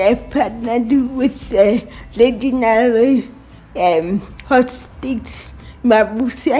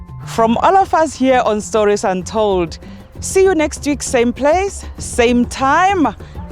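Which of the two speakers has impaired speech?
The first: cerebral palsy; moderate, muscle stiffness, coordination problems; speech impediment from muscle stiffness.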